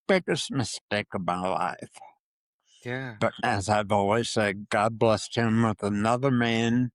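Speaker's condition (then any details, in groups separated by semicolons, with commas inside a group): Parkinson's disease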